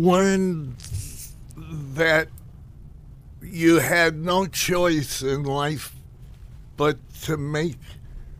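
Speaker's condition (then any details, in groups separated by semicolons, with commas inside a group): Parkinson's disease; asked neurologist about trying cannabis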